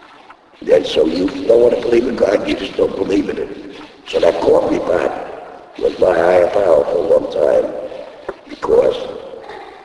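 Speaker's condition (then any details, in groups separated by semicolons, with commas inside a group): Laryngectomy; voice first lost at racetrack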